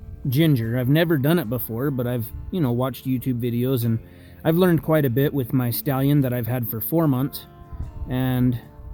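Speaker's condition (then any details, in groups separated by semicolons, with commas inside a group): No condition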